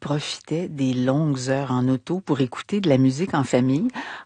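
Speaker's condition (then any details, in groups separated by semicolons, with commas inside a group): No condition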